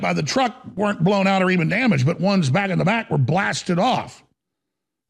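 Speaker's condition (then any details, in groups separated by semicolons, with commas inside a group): No condition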